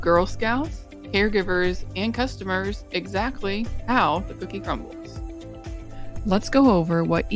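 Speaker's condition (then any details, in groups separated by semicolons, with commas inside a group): No condition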